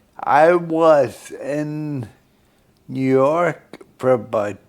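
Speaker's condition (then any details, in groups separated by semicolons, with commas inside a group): Friedreich's ataxia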